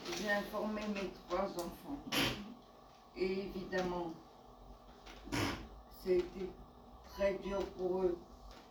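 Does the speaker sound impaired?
Yes: ALS (Charcot's disease); incurable and fatal neurodegenerative disease, for two years; two years since onset; apologizes, tries to speak as clearly as possible.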